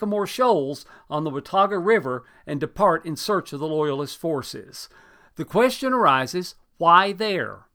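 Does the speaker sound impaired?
No.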